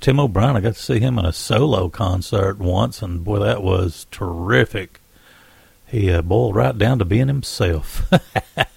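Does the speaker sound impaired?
No.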